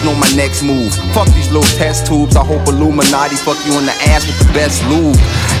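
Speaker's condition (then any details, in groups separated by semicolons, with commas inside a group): No condition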